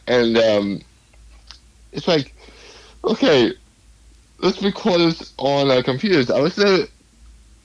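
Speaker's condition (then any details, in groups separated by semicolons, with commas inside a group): Cerebral palsy; lifelong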